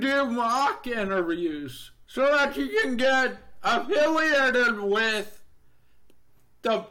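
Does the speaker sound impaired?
Yes: deafness, Neurofibromatosis Type 2; first half deaf, then 2 months of no hearing, then amplifier gave some hearing.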